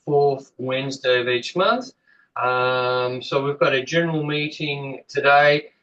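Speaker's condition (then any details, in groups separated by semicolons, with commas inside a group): No condition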